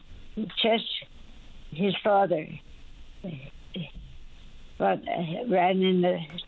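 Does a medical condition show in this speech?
Yes: speech impediment after stroke, mild; stroke a couple of years ago; about two years post-stroke, doing okay, cannot read own diaries since stroke; some words may need clarifying, son Chess offers to clarify.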